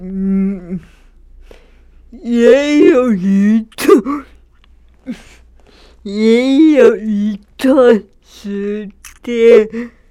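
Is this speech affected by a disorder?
Yes: cerebral palsy; severe disability.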